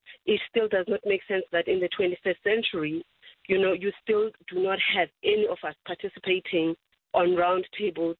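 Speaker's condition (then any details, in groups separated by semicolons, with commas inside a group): No condition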